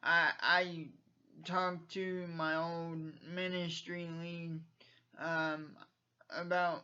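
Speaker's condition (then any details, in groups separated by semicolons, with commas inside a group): Cerebral palsy; from birth, uses wheelchair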